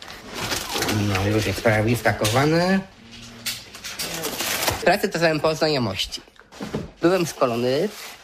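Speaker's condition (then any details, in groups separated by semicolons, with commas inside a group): Down syndrome; sometimes forgets things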